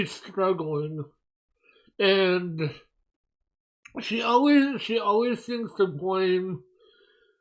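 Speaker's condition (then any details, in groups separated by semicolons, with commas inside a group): Mobius syndrome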